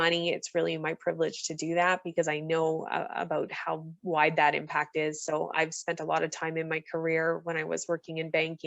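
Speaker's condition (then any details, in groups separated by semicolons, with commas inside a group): No condition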